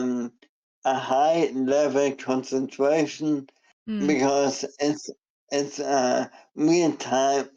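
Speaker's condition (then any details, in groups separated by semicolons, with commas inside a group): ALS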